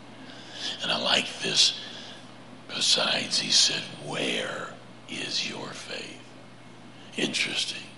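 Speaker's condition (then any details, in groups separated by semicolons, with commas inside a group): Laryngeal cancer; laryngectomy scheduled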